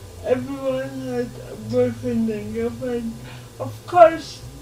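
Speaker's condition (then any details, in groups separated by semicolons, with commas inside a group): Cerebral palsy; since birth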